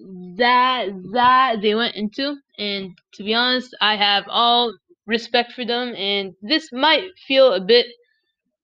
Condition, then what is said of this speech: Stuttering. Anyway, it's me, signing out. Hope I don't stutter again.